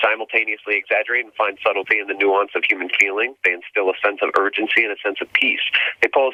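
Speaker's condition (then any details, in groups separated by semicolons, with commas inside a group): No condition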